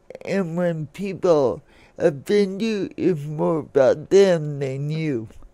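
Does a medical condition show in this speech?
Yes: cerebral palsy; speech affected.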